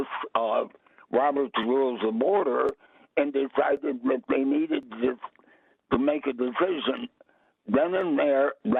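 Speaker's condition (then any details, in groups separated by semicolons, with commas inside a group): Vocal cord cancer; difficulty speaking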